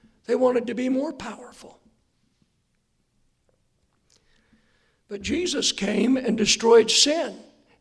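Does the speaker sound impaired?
Yes: hoarseness after vocal cord surgery; earlier doctor attributed voice problem to aging, sought second opinion; hard for listeners to hear, not smooth.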